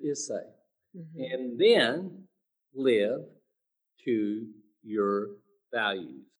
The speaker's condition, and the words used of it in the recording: Aphasia. Work on it 2 hours so I can say it with clarity.